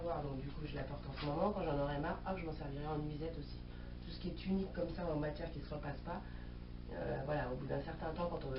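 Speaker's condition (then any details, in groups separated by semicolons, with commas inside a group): No condition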